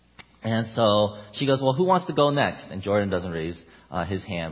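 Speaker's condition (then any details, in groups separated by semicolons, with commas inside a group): No condition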